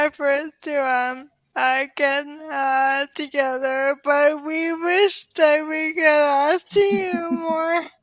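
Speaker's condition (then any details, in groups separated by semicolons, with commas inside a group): ALS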